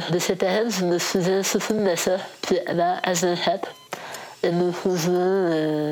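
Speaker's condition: Total glossectomy; base of tongue cancer, flap necrosis, ventilator via tracheostomy, temporary laryngectomy, nasogastric tube; eats everything perfectly again; voice deeper before diagnosis, incomprehensible after surgery, intensive speech therapy at CRIL, sister understood

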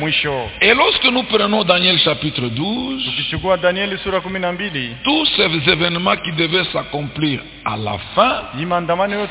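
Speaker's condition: No condition

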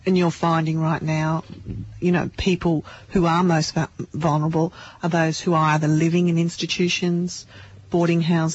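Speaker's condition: No condition

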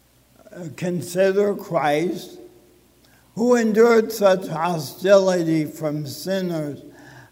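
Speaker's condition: ALS (Lou Gehrig's disease); swallowing

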